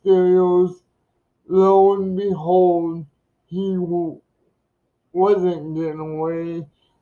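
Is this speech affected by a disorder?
Yes: cerebral palsy.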